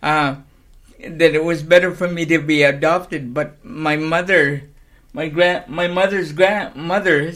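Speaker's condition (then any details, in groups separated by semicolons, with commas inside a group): Cerebral palsy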